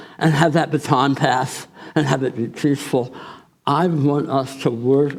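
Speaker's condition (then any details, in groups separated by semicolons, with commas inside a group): Tongue cancer surgery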